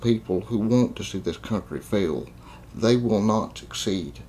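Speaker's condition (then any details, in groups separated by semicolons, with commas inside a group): Cerebral palsy; congenital cerebral palsy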